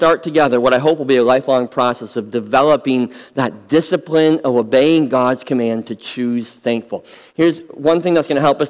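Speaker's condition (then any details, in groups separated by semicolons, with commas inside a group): Cleft lip and palate; congenital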